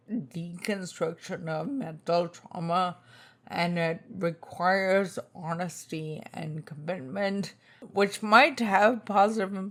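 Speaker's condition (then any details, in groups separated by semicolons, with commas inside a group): Spinocerebellar ataxia type 2, SCA2; tongue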